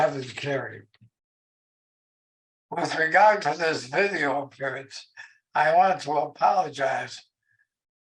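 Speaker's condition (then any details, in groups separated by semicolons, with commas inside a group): ALS; very weak voice, shortened speech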